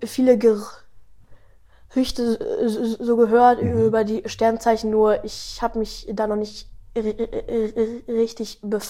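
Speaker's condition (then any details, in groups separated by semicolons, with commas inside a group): Stuttering; 12-year-old boy; stutters a lot in this conversation, especially when talking about stuttering; no stuttering when singing, stutters rapping without melody, little in own podcast when in flow, fast rate, better slower; prolonged sounds, blocks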